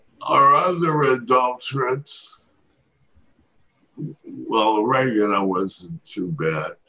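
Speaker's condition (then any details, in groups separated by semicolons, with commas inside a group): Parkinson's disease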